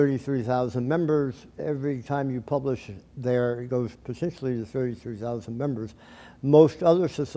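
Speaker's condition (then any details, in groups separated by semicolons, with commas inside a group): Tongue cancer surgery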